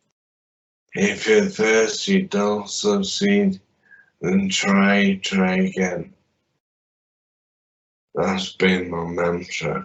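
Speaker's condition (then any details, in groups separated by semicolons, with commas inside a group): Traumatic brain injury; limb injuries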